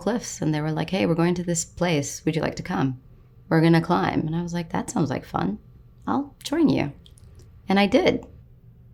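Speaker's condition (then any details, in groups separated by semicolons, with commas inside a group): No condition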